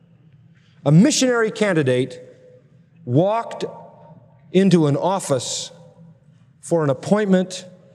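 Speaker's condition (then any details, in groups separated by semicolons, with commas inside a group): No condition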